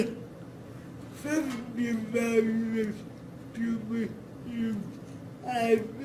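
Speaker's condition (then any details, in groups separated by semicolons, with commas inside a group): Cerebral palsy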